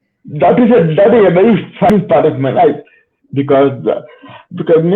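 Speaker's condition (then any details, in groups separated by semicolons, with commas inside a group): Cerebral palsy; spastic type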